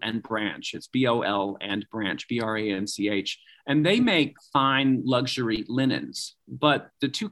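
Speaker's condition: No condition

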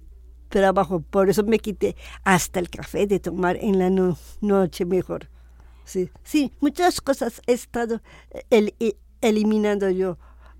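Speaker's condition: Down syndrome; adult woman

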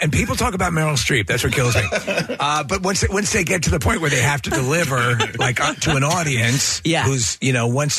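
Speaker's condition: No condition

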